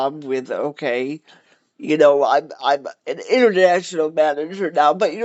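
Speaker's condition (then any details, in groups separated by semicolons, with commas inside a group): Cerebral palsy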